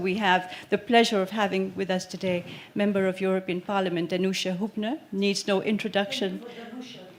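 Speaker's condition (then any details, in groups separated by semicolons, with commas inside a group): No condition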